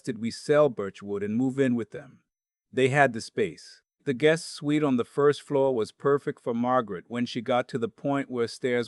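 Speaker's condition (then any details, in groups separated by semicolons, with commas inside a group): No condition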